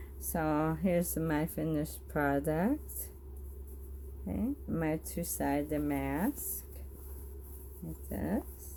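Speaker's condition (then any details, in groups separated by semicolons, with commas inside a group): Bulbar ALS; bulbar onset; no saliva medication, dry mouth when sleeping; forgets to swallow while talking, saliva sprays, some drooling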